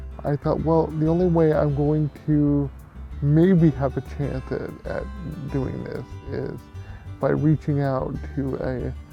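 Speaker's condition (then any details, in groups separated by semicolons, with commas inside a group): Cerebral palsy; from birth, full support getting up and showering; some support at work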